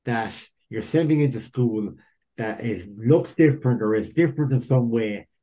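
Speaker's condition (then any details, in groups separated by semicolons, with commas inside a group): Cleft lip and palate; cleft lip and palate present from birth; undergoing orthodontic treatment for aesthetics, jaw surgery coming up shortly, rhinoplasty likely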